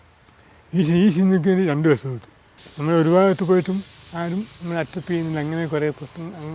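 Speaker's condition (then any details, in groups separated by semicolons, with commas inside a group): Cerebral palsy; speech impairment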